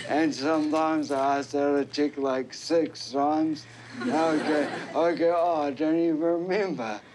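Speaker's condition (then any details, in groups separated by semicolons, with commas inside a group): Traumatic brain injury; car crash, extensive brain damage, coma; relearned speaking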